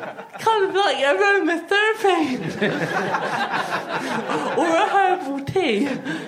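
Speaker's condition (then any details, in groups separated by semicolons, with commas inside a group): Athetoid cerebral palsy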